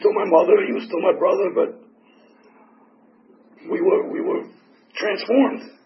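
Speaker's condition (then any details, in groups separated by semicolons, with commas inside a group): Tracheotomy; tracheotomy for 4 years, 8 surgeries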